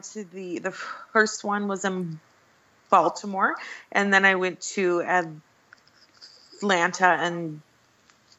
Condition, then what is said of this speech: Stuttering. So if I openly stutter at an open house and, you know, when